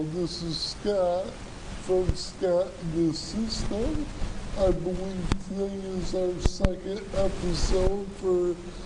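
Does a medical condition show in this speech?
Yes: cerebral palsy; present from birth.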